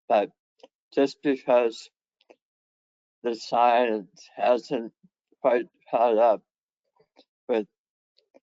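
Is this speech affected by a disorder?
Yes: head and neck cancer surgery; long-term survivor.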